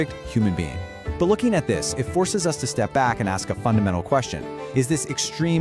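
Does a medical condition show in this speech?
No.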